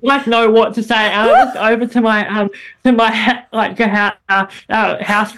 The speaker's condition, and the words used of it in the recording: Cleft palate. So I can't really say like your TH sound very well.